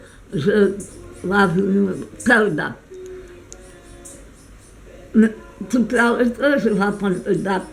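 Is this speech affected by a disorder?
Yes: meige syndrome; blepharospasm and oromandibular dystonia; botulinum toxin injections to eyelids.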